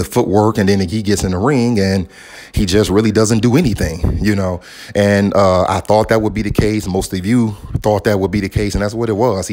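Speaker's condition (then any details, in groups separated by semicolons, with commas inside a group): No condition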